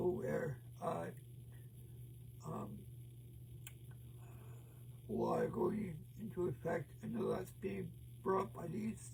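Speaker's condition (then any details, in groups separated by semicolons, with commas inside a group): Cerebral palsy; present since birth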